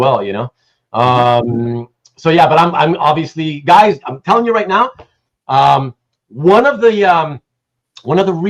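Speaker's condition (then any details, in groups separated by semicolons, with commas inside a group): No condition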